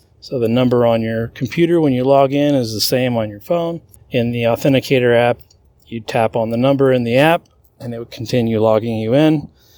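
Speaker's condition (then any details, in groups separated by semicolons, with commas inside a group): No condition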